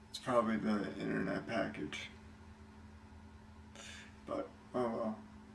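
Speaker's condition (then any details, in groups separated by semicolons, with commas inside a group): Cerebral palsy, spastic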